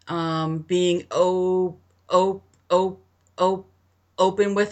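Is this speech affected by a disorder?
Yes: stuttering; stutter persisting into adulthood; formerly avoided speaking situations, speechless at first self-help group meeting, said name and stutter by fourth or fifth; here repeated sounds, prolonged sounds.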